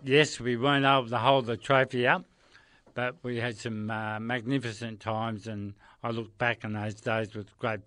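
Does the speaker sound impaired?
Yes: motor neurone disease; progressive, terminal, onset in hands, spread up arms and across back; voice affected, speech noticeably changed.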